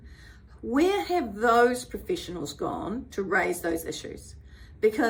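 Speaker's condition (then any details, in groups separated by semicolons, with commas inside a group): No condition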